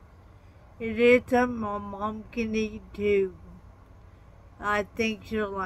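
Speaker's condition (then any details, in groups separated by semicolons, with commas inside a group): Traumatic brain injury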